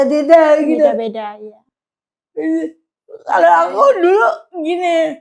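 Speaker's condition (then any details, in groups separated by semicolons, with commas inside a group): Cerebral palsy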